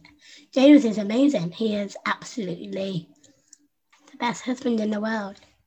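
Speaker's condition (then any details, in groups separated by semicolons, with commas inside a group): Down syndrome; present from birth, infant heart failure, heart surgery, pneumonia, stopped breathing, resuscitated, chest problems; adult woman, 25; learned to speak by copying younger sister Susie, second top grade and b in French speaking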